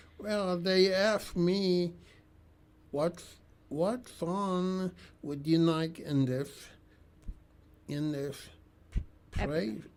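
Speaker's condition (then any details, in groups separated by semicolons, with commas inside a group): Cerebral palsy; tongue tie, tongue cannot touch roof of mouth; speech affected, tongue cannot reach roof of mouth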